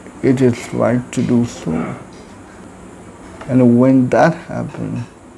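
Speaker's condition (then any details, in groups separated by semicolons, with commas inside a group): Cerebral palsy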